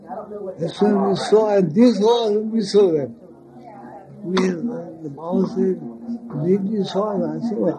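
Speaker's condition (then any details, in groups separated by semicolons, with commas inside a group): Speech loss after head injury; heavy speech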